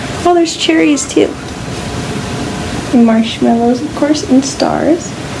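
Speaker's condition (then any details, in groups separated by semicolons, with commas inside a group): No condition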